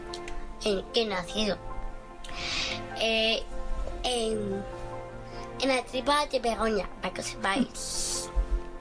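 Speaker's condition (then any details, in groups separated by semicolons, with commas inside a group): Down syndrome; 11-year-old girl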